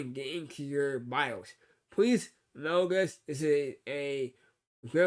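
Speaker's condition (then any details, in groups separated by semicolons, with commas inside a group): Cerebral palsy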